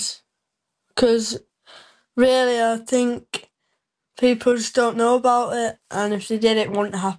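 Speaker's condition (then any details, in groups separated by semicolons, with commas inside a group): Cerebral palsy; brain damage affecting brain control of muscles and hands, physical impact, no mental impact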